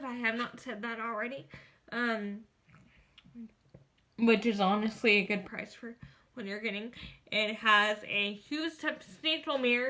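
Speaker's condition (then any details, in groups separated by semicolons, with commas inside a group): Cerebral palsy, spastic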